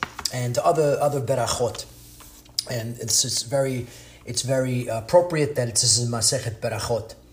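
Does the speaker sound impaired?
No.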